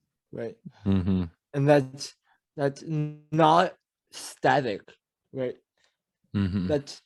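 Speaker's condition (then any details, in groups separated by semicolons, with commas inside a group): Cerebral palsy; mild speech impediment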